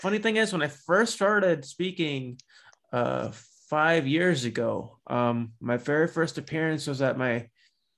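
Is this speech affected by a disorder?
No.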